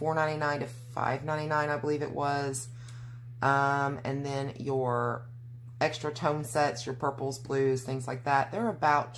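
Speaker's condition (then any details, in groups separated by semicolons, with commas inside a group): No condition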